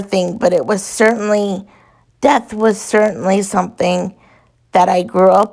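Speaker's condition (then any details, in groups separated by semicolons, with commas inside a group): Cerebral palsy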